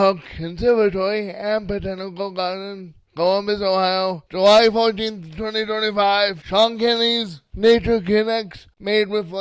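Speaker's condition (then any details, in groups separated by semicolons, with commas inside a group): Cerebral palsy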